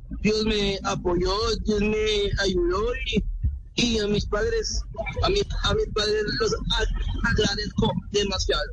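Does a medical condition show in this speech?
Yes: Down syndrome; 24 years old; frequent word and phrase repetitions, fillers, hesitations, fragmented sentences.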